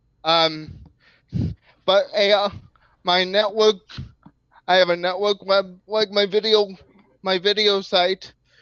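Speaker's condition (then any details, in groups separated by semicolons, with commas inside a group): Cerebral palsy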